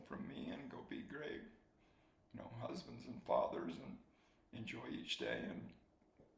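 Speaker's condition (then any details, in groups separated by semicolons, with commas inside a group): ALS; soft spoken, swallowing getting harder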